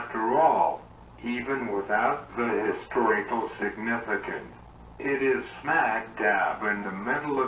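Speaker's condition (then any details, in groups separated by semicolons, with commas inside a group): Cerebral palsy; uses wheelchair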